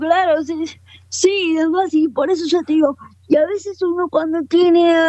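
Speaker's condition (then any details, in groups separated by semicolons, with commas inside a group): Cerebral palsy, quadriparesis; wheelchair user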